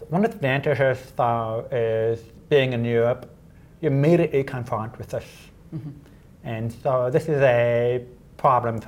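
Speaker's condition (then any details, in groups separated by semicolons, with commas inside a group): Deafness; unable to make phone calls unaided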